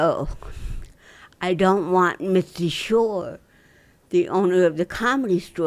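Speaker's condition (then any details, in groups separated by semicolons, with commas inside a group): Cerebral palsy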